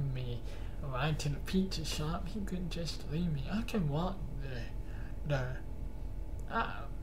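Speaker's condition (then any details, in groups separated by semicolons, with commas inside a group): Cerebral palsy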